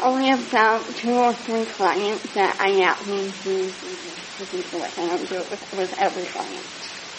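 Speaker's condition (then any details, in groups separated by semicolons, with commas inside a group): Speech impediment; may need to be asked to repeat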